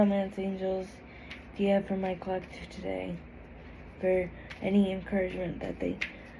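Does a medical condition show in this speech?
Yes: cerebral palsy.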